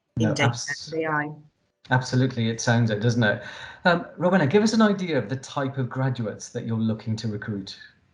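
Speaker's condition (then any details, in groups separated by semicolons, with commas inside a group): No condition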